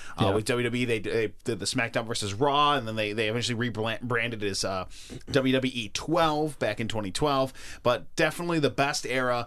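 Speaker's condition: No condition

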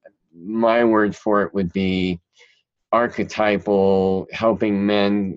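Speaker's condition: Cleft palate; speech impediment still present

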